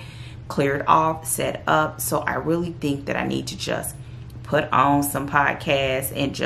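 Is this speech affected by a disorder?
No.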